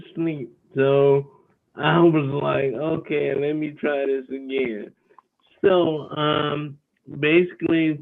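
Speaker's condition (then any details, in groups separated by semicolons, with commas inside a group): Cerebral palsy; wheelchair user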